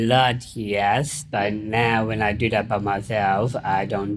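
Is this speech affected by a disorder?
Yes: Down syndrome; intellectual disability.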